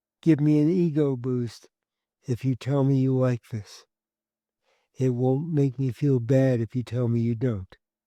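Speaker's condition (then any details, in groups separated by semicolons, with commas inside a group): Cerebral palsy; born premature, unable to walk in early childhood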